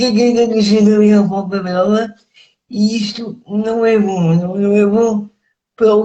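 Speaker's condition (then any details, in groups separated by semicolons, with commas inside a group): Cerebral palsy; speech affected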